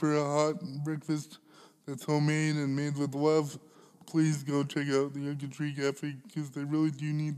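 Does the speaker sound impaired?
Yes: cerebral palsy; cannot stand unaided, needs others holding upright, urinates seated into bottle, medical cannabis card in Canada; smokes a lot of cannabis.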